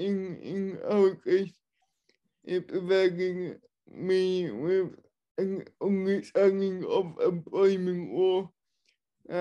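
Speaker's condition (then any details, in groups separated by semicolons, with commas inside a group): Cerebral palsy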